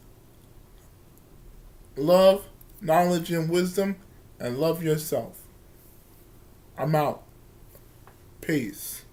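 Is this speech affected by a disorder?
Yes: cerebral palsy; from birth, wheelchair user.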